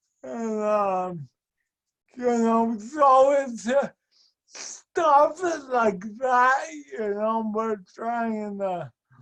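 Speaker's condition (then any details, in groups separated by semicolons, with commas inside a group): Speech and mobility impairment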